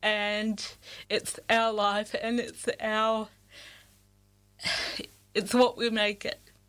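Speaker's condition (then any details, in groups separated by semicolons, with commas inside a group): Cerebral palsy; present from birth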